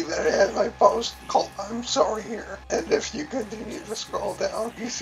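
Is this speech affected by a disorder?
Yes: cerebellar ataxia from brain tumour.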